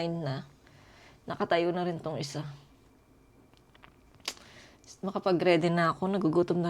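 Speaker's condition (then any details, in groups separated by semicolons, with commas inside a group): No condition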